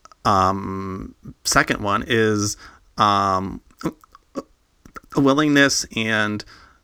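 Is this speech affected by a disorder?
Yes: stuttering; onset in childhood; here prolonged sounds, blocks.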